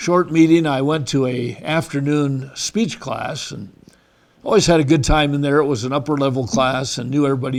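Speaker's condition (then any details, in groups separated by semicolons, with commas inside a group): No condition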